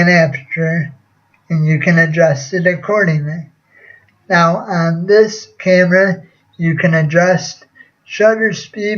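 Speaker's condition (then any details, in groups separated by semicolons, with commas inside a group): Cerebral palsy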